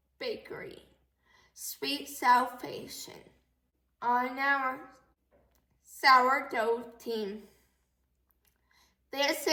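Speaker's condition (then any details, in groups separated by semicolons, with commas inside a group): Cerebral palsy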